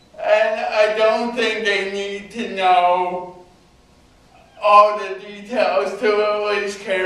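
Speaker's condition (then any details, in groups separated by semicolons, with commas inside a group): Cerebral palsy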